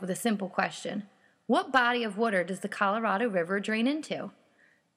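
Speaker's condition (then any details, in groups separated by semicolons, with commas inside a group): No condition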